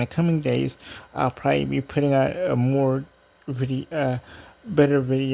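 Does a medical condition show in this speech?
Yes: cerebral palsy; diplegia.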